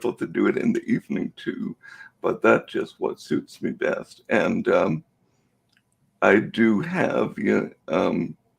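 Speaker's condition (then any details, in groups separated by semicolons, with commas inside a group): Cerebral palsy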